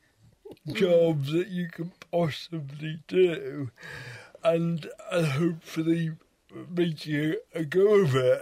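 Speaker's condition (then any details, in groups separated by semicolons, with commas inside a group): Cerebral palsy; wheelchair user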